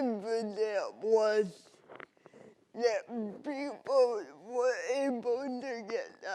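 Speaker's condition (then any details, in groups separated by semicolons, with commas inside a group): Cerebral palsy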